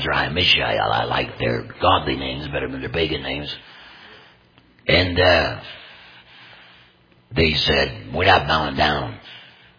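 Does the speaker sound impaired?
Yes: total laryngectomy, complete laryngectomy, voice prosthesis; speaks through voice prosthesis.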